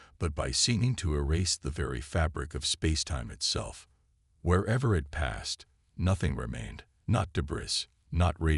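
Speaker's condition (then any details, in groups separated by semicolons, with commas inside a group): No condition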